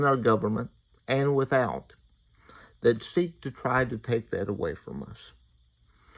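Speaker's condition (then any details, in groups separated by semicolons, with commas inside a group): Cerebral palsy; reports speaking clearly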